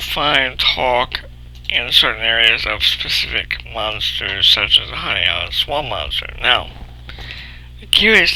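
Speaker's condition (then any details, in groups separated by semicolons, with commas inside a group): Cerebral palsy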